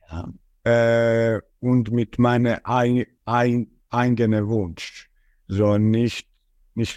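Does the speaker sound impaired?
Yes: stuttering; onset age 5, stated as 32 years; phone calls formerly impossible; blocks, monitors speech tension to catch blocks early; here repeated sounds, repeated words.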